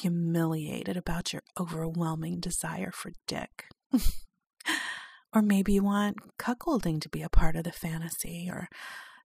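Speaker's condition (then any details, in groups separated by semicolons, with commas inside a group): No condition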